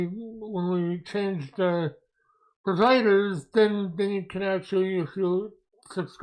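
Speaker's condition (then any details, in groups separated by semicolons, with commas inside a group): Mobius syndrome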